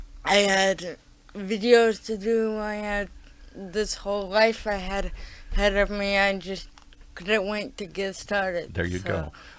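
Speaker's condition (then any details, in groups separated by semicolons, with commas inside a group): Cerebral palsy; talking is a struggle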